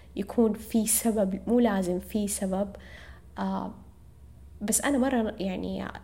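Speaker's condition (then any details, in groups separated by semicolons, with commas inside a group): No condition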